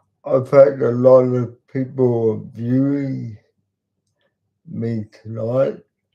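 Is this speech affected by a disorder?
Yes: cerebral palsy; talks slowly.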